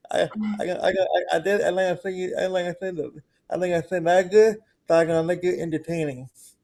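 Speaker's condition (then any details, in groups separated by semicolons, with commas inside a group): Cerebral palsy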